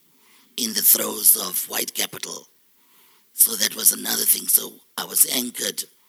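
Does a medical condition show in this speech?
Yes: total laryngectomy; total laryngectomy for very rare deep laryngeal cancer, first in South Africa, breathes through neck; relearned speech, formerly artificial robotic voice like Stephen Hawking, speaking about 18 months, self-described sexy voice.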